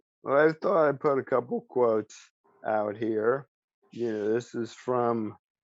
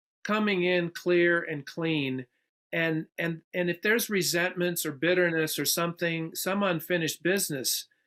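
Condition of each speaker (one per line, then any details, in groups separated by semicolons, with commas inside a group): ALS; about 1.5 years since diagnosis, slow progression; speech still preserved
No condition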